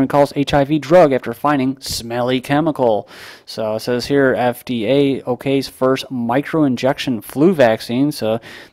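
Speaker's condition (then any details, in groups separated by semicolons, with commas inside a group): No condition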